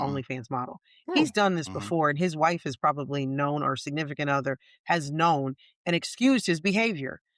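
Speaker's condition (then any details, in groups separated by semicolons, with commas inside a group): No condition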